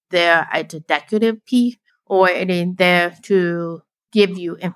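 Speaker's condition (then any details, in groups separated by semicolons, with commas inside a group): Deafblind, born deaf; cochlear implant on left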